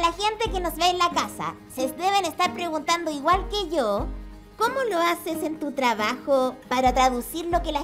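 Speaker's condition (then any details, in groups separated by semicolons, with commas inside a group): No condition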